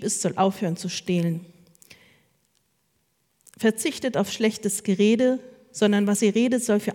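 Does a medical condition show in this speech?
No.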